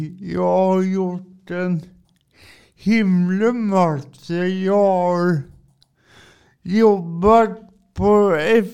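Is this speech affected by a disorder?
Yes: cerebral palsy; from birth, drives adapted car, adaptation applied for via Försäkringskassan.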